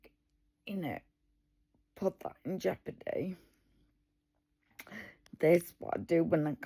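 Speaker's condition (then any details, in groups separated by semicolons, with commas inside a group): Multiple sclerosis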